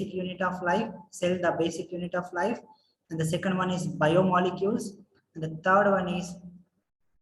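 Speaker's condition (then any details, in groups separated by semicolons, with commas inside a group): No condition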